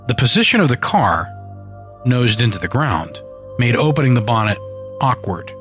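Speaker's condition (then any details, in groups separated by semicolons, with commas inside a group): No condition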